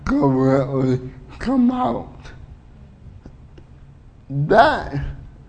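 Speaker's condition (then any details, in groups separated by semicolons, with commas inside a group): Cerebral palsy; uses wheelchair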